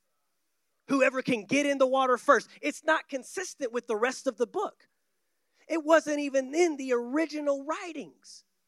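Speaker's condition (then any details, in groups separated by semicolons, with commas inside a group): No condition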